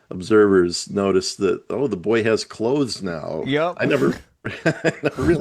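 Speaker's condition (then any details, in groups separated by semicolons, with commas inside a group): No condition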